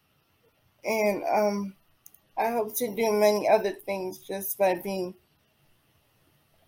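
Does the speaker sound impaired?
Yes: cerebral palsy; age 28, needs help with most daily living activities.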